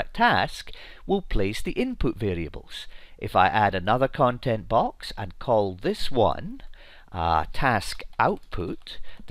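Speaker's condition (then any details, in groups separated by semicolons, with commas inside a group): No condition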